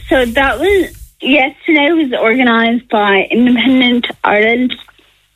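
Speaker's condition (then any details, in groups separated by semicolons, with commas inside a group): Friedreich's ataxia; rare progressive neuromuscular disease, nerve damage, muscle weakness, mobility loss, awaiting HSE reimbursement of Skyclarys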